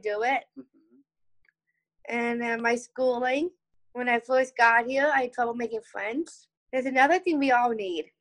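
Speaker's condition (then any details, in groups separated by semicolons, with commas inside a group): Down syndrome; from birth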